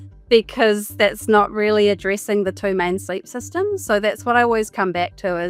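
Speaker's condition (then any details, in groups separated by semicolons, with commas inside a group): No condition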